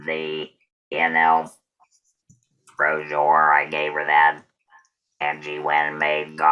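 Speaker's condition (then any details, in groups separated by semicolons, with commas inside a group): Total laryngectomy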